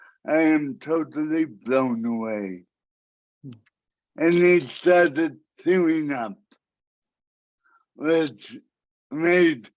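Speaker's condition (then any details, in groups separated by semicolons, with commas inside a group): Cerebral palsy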